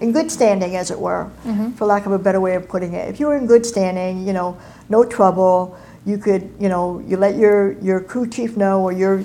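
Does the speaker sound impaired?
Yes: cleft palate and cleft lip; congenital.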